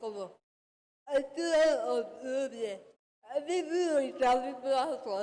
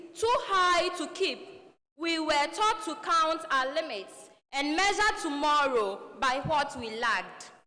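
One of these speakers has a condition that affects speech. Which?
The first: cerebral palsy.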